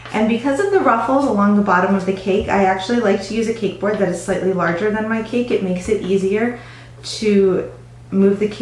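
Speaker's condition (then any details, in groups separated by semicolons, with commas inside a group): No condition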